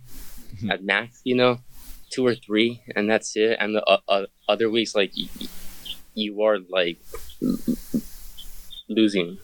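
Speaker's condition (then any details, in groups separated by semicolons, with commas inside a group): Stutter; stutter since childhood, always a problem growing up; still stutters, gives interviews regularly; repeated sounds, prolonged sounds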